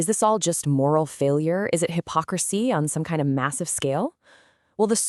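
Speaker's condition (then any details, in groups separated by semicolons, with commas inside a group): No condition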